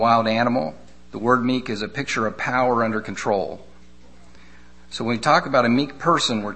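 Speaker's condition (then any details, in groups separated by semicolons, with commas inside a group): No condition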